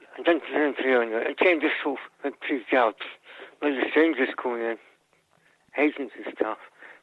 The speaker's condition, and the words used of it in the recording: Parkinson's disease. The speech is getting worse.